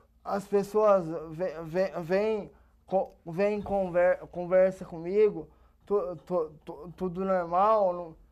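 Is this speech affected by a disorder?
Yes: cerebral palsy; age 27.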